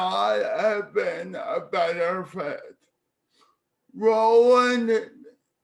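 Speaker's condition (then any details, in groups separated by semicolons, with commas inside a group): Cerebral palsy; speech therapy in childhood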